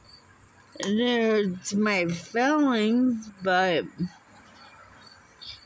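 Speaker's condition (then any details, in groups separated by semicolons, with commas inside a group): Muscular dystrophy; unable to walk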